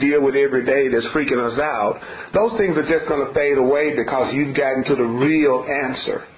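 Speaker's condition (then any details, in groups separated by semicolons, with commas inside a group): No condition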